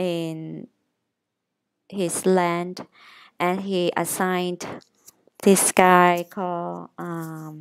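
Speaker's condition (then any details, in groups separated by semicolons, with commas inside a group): No condition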